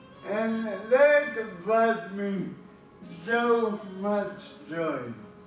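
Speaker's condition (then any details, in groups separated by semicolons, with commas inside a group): Cerebral palsy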